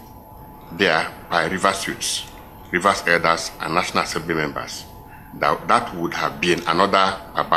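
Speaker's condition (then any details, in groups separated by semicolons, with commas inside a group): No condition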